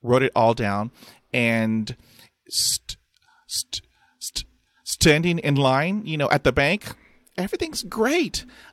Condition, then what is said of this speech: Stuttering. I still stutter, but I have a great icebreaker, okay?